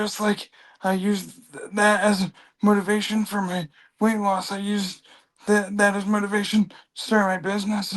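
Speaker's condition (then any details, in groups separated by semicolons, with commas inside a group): Cerebral palsy; from birth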